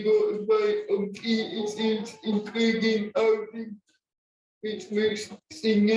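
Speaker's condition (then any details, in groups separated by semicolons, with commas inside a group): Cerebral palsy, spastic and dyskinetic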